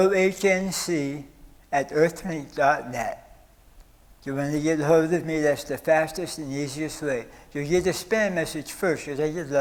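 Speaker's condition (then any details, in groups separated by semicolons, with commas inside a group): Stage 4 oral cancer; needed feeding tube during chemoradiation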